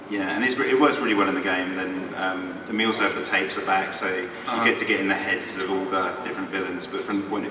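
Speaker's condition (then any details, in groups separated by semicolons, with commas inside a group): No condition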